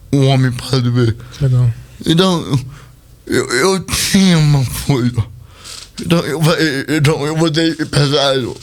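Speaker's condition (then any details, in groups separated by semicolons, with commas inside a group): Cerebral palsy; speech not normal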